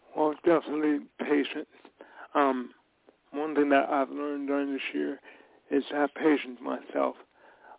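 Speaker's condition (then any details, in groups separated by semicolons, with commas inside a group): Cerebral palsy; from birth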